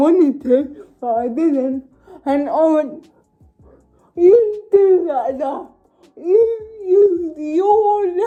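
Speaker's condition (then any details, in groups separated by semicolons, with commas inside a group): Cerebral palsy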